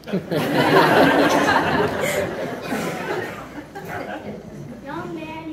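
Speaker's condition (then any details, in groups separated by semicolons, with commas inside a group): No condition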